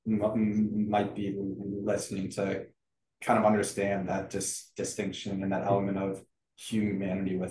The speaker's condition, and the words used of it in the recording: Stuttering. It can be more difficult to stutter in certain situations than others.